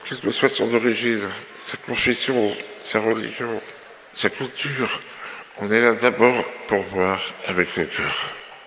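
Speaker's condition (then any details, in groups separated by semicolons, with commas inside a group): Myopathy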